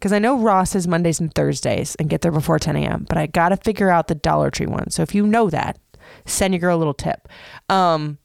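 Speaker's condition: No condition

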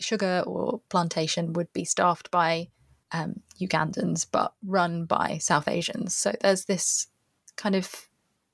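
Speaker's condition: No condition

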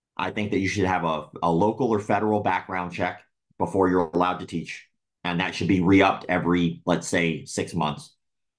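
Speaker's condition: Cleft lip and palate; still present

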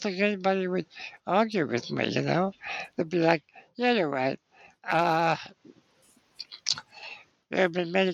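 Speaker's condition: Spinal muscular atrophy; age 60

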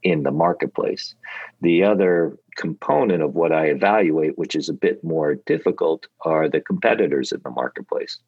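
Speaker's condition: No condition

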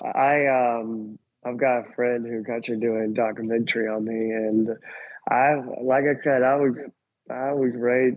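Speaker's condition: Cleft lip and palate; congenital

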